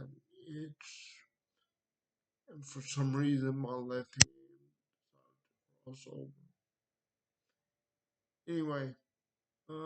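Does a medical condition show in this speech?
Yes: cerebral palsy.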